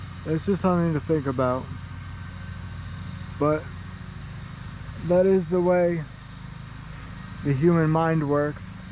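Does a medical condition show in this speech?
Yes: cerebral palsy.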